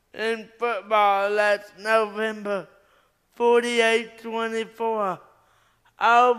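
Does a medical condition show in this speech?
Yes: cerebral palsy; arm paralysis with muscle contraction, uses left hand only.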